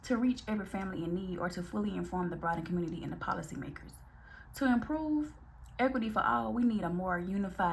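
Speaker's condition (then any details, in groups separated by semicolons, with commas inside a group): No condition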